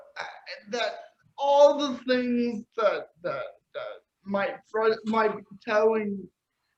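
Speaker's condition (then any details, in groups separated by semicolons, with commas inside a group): Cerebral palsy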